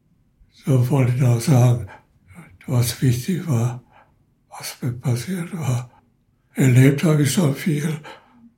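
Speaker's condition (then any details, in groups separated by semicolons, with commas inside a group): Parkinson's disease; fingers cramp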